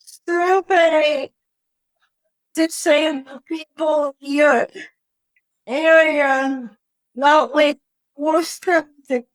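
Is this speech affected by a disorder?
Yes: cerebral palsy; wheelchair.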